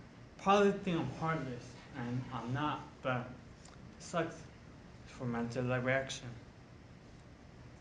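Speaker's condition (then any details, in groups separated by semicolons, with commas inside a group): Traumatic brain injury; walking now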